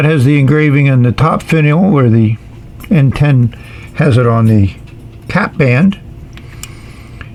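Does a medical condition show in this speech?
No.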